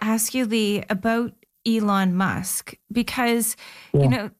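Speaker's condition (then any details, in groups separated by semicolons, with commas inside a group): No condition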